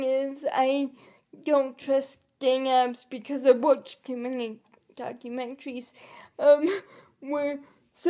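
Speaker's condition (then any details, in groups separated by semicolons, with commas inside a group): Cerebral palsy; quadriplegic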